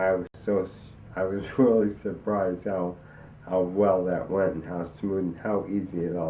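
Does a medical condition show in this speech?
Yes: ALS; onset in arms.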